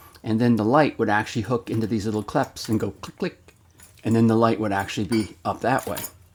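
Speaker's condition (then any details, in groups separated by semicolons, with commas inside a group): No condition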